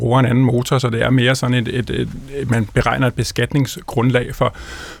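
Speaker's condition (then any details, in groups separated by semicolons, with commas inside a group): No condition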